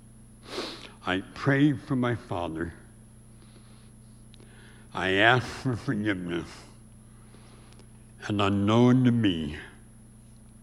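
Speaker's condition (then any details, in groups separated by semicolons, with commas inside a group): Severe speech impediment; from early childhood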